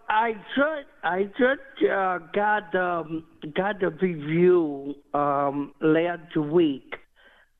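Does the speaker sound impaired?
Yes: cerebral palsy; diagnosed at 6 months, never expected to walk, later learned to walk, ran New York City Marathon.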